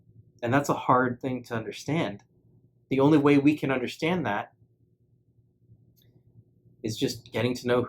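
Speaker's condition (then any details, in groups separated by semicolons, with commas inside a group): No condition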